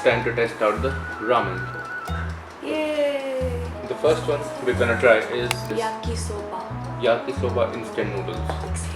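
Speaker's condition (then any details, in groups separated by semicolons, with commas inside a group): No condition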